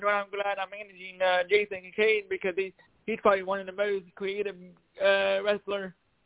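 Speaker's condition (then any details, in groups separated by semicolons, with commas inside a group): Cerebral palsy; voice improved over last year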